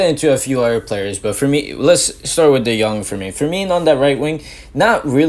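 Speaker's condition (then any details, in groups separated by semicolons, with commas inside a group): No condition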